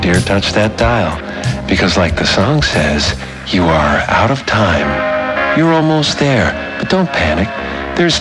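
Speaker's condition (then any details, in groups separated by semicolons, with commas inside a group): No condition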